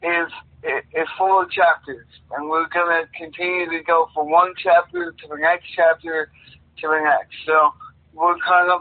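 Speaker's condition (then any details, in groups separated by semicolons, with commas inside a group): Cerebral palsy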